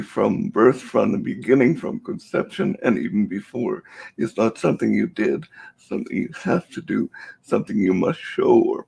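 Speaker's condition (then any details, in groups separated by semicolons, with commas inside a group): Cerebral palsy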